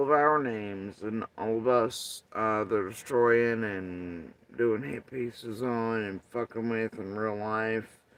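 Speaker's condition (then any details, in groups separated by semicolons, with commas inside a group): Facial paralysis after surgery; tongue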